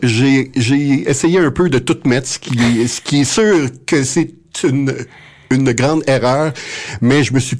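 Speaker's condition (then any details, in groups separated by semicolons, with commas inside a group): Stuttering; developmental, lifelong, stated genetic basis; often unable to get words out, a wall to cross each time speaking; repeated words, prolonged sounds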